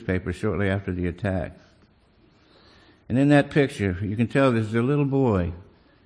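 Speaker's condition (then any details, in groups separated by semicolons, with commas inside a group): Parkinson's disease; father also had it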